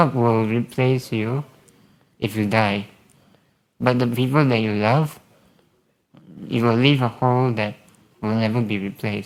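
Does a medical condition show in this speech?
Yes: spinal muscular atrophy.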